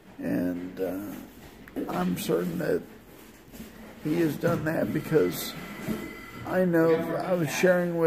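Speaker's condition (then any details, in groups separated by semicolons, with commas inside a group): Multiple sclerosis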